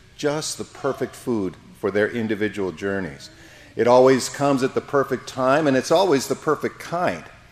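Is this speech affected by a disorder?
No.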